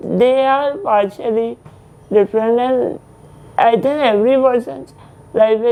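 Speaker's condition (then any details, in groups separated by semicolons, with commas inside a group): Congenital muscular dystrophy; protein deficiency weakening voluntary muscles, wheelchair; on oxygen, recovering from virus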